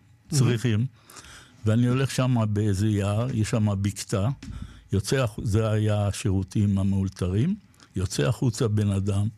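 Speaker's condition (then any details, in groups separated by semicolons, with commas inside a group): Parkinson's disease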